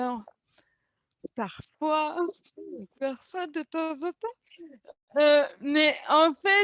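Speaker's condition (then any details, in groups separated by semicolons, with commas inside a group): Cerebral palsy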